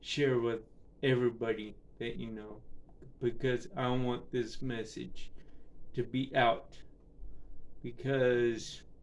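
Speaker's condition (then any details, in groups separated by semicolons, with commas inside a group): Cerebral palsy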